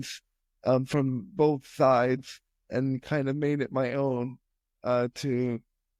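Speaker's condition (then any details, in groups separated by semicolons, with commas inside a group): Spastic quadriplegic cerebral palsy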